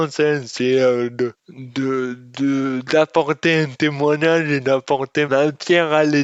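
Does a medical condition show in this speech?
Yes: dystonia; speech disorder.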